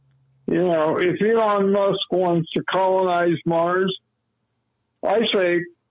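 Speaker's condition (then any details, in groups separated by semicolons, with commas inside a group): Cerebral palsy; lifelong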